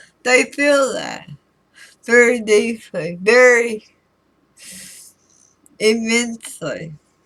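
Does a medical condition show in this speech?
Yes: throat cancer radiation damage.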